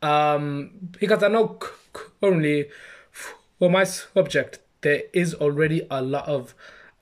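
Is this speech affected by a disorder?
Yes: stammer; stammer since childhood, spoke little when young to hide it; age 26, ongoing stammer; struggles to say own name, slow to get out, less stammering with put-on Birmingham accent or exaggerated speech; here repeated sounds, prolonged sounds.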